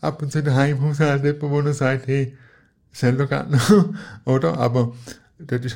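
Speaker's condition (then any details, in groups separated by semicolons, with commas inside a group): Cerebral palsy; wheelchair user, daily help via IV assistance model for almost 10 years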